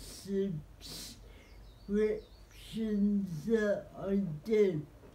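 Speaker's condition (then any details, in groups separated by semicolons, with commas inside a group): Cerebral palsy; spastic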